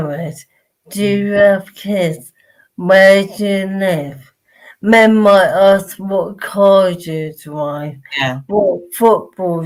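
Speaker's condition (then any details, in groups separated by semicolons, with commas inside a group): Motor neurone disease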